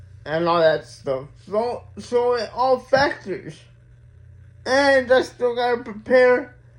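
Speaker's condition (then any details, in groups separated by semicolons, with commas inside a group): Mild cerebral palsy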